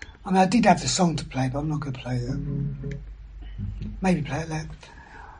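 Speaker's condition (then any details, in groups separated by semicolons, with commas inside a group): Throat cancer surgery, vocal injections; years after treatment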